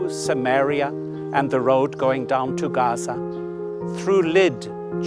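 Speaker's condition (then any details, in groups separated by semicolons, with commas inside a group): No condition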